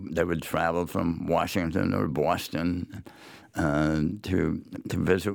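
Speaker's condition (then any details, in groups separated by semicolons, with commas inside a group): Head and neck cancer; before diagnosis, tongue moved awkwardly, swallowing problems and coughing, barium swallow at Norwalk Hospital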